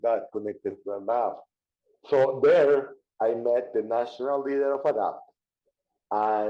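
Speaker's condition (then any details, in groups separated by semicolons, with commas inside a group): Cerebral palsy; diagnosed in childhood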